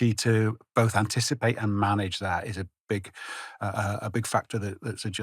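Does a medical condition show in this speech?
No.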